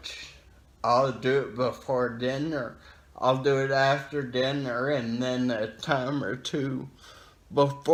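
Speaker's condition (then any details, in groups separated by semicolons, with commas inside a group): Brain injury with dysarthria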